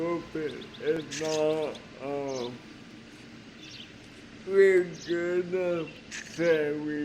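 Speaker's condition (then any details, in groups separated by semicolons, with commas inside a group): Cerebral palsy; speech impairment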